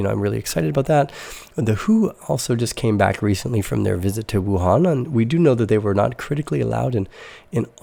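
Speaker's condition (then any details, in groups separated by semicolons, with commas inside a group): No condition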